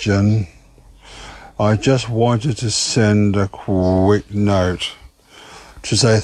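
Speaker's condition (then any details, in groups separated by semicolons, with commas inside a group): Stutter; lifelong stutter, fear of stuttering long limited reaching out; recent Maguire course in Melbourne (Maguire program) to regain speech control, attending Toastmasters meeting; communication challenging throughout life, voice described by host as beautiful and powerful; prolonged sounds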